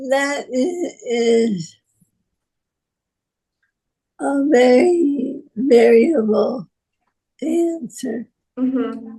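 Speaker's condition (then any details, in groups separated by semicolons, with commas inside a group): Parkinson's disease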